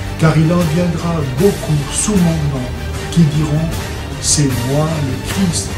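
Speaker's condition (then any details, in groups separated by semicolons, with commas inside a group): No condition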